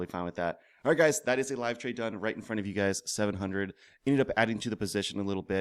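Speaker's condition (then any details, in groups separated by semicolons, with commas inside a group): No condition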